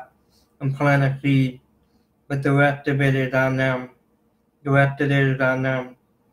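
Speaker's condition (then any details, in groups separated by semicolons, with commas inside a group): Cerebral palsy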